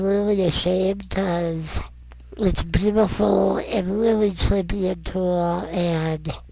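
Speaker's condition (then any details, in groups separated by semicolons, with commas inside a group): Non-progressive muscular dystrophy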